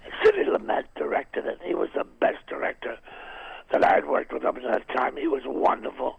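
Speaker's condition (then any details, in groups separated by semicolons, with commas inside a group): Throat cancer, vocal cord removed, partial laryngectomy, right vocal cord removed; left cord trained to reach past midline to stump for sound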